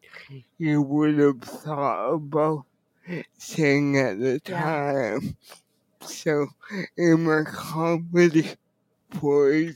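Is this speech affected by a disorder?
Yes: cerebral palsy; speech affected by cerebral palsy, others worried listeners would not understand.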